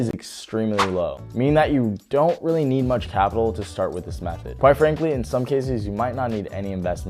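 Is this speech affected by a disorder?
No.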